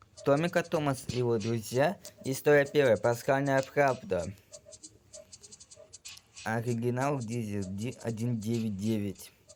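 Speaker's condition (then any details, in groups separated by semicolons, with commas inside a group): No condition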